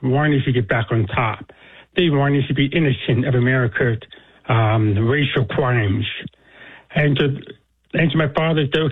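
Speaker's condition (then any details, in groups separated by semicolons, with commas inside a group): Deafness; speaks with a deaf accent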